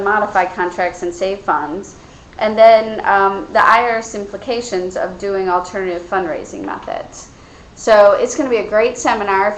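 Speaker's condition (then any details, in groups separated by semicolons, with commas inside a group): No condition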